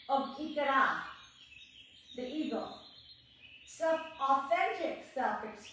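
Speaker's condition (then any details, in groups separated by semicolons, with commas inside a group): No condition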